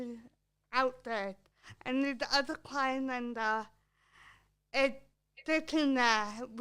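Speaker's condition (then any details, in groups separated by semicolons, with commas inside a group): Cerebral palsy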